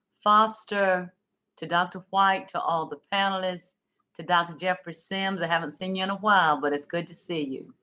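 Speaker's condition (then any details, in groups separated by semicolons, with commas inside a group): No condition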